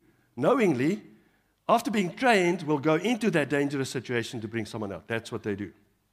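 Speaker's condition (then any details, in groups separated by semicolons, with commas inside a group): No condition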